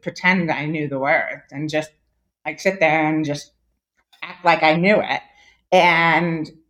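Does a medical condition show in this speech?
Yes: deafness; congenital moderate-severe hearing loss, Esteem implant plus cochlear implant.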